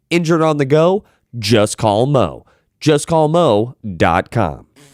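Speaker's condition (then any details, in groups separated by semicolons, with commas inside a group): No condition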